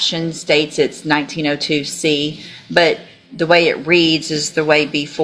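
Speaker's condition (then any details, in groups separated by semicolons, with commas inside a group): No condition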